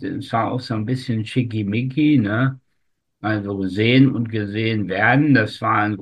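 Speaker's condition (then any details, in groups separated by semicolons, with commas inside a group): Spastic tetraparesis; from birth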